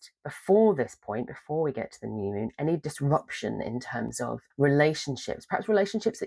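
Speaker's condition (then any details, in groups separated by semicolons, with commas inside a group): No condition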